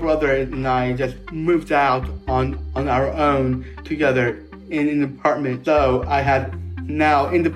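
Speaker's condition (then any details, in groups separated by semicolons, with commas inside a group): Down syndrome; genetic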